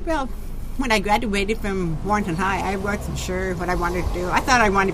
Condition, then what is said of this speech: Deafness. Maybe these parents thought that because my voice sounded different, I was intoxicated, but this is just the way I sound.